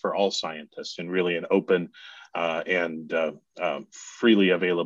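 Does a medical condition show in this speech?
No.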